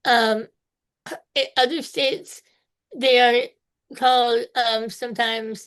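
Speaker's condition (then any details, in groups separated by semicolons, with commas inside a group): Spinal muscular atrophy type two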